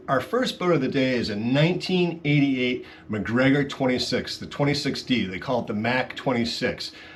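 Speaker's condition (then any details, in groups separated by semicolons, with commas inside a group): No condition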